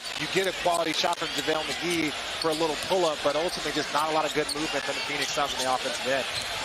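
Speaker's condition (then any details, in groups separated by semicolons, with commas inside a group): No condition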